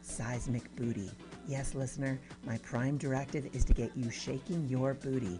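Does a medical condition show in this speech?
No.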